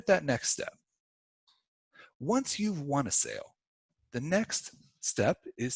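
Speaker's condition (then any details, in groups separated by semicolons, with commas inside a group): No condition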